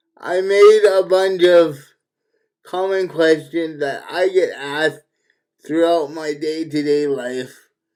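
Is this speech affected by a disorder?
Yes: cerebral palsy.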